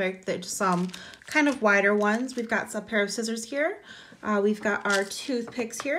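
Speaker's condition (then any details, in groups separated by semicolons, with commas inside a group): No condition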